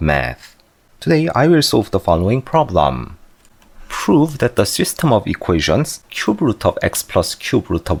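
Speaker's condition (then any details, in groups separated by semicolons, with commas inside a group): No condition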